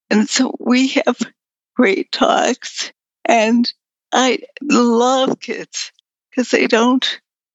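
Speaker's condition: Progressive multiple sclerosis; talking harder as disease progressed

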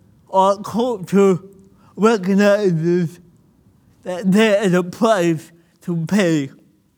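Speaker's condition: Cerebral palsy; more difficult when nervous

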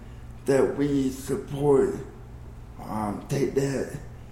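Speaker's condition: Cerebral palsy

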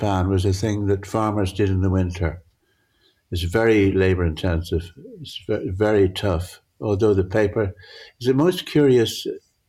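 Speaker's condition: Parkinson's; grouped objects merge together

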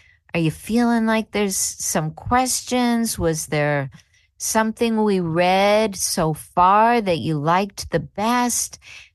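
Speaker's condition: No condition

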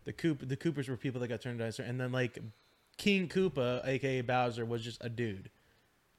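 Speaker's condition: No condition

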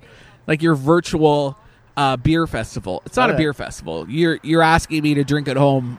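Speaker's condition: No condition

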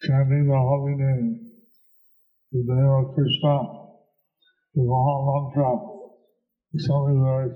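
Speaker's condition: Stroke with facial paralysis; about 15 years since stroke

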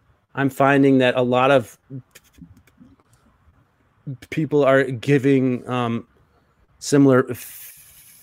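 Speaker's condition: Stuttering; during a corporate job; stutters during this podcast; blocks

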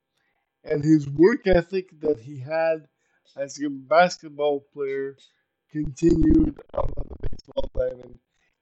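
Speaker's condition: Cerebral palsy; uses power wheelchair

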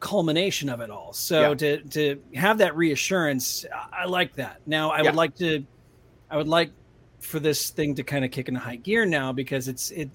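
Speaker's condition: No condition

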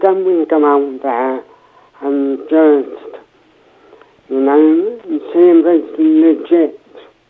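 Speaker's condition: Cerebral palsy, mild

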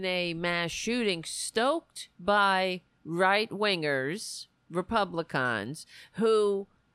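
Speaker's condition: No condition

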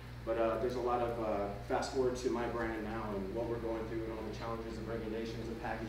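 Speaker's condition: No condition

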